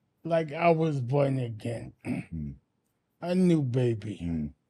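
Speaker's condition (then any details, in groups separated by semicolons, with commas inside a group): Anoxic brain injury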